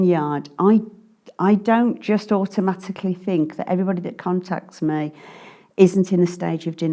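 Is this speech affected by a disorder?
No.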